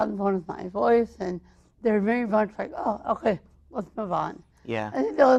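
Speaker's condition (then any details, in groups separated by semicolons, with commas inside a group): Cerebral palsy, mild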